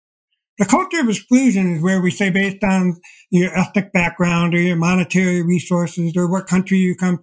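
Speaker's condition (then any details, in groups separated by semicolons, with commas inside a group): Deafblindness; progressive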